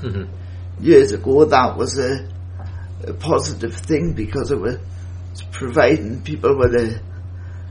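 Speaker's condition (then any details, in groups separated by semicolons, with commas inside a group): Cerebral palsy; wheelchair user since childhood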